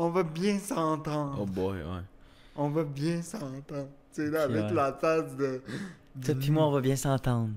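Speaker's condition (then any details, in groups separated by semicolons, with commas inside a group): Cerebral palsy; wheelchair use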